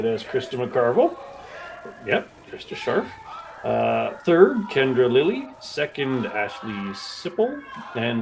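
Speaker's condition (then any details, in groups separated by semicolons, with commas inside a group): No condition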